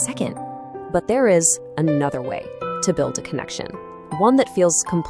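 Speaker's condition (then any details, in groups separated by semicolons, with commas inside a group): No condition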